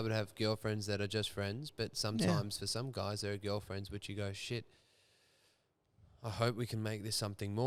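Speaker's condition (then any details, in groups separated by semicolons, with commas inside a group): No condition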